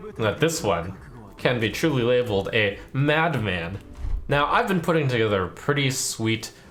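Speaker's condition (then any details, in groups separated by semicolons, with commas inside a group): No condition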